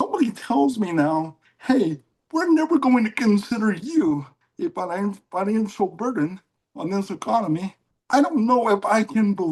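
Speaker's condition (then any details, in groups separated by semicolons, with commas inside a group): Cerebral palsy; mild case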